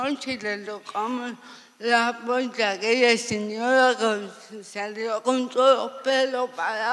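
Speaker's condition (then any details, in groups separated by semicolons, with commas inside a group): Severe cerebral palsy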